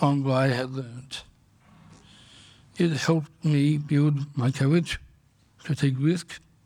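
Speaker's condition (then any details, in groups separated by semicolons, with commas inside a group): Down syndrome; congenital, diagnosed at birth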